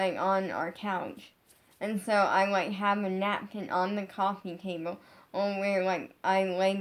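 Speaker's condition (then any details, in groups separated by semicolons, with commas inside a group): Brain injury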